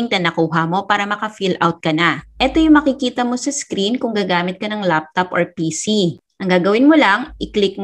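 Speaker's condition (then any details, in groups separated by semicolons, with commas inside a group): No condition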